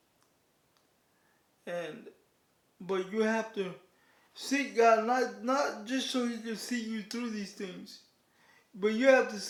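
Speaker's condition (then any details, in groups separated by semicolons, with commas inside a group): Cerebral palsy; declined offered surgery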